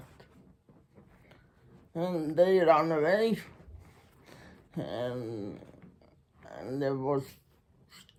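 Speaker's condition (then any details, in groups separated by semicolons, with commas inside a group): Muscular Parkinson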